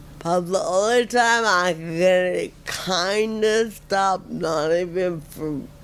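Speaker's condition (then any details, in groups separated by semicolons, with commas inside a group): Friedreich ataxia; speech tires with effort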